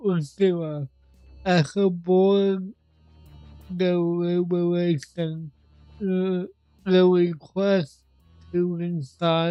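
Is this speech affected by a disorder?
Yes: cerebral palsy; affects voice.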